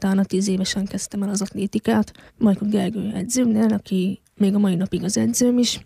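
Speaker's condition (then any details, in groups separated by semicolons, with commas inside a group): Hearing loss since birth; congenital, found at age one, device with surgery at 2.5, eight ear operations (3 left, 5 right) until ten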